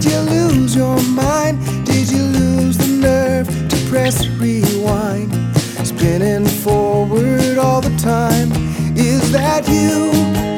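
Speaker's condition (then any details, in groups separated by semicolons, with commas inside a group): No condition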